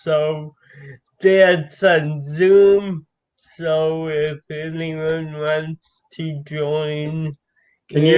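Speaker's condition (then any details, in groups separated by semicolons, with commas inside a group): Cerebral palsy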